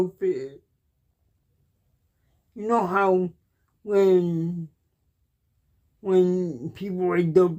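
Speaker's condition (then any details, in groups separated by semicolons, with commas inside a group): Cerebral palsy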